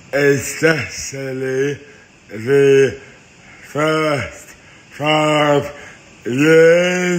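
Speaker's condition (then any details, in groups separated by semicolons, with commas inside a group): Dystonia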